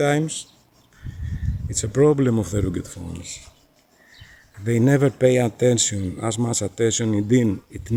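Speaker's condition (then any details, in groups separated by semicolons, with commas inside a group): No condition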